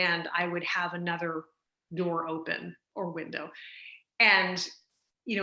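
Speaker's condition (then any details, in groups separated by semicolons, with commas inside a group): No condition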